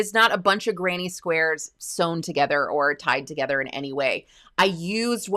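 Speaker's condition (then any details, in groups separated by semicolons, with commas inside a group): No condition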